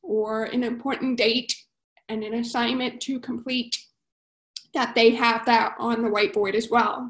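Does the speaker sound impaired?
Yes: profound deafness, cochlear implant, congenital profound hearing loss; born deaf, some cochlear hair cells left but insufficient, cochlear implant chosen by doctor father; uses lip reading cues in class, somewhat fluent in American Sign Language; speech developed through one-on-one training by mother, a former language teacher.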